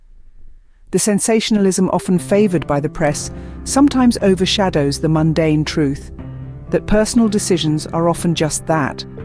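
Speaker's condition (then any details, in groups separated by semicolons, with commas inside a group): No condition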